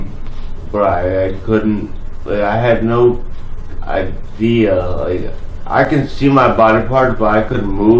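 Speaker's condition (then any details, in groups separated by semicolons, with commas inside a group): Traumatic brain injury; car accident; about four years since injury; difficulty describing things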